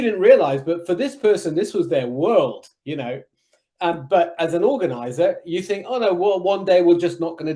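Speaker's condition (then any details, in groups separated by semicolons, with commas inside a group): No condition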